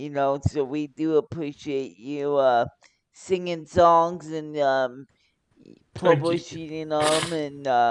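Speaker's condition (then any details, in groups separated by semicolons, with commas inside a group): Cerebral palsy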